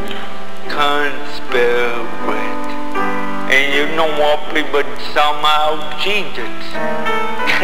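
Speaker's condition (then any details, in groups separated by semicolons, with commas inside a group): Cerebral palsy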